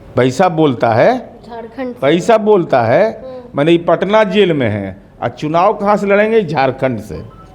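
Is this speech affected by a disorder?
No.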